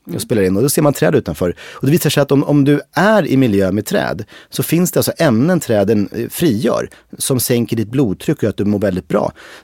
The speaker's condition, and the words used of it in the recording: None; typical speech.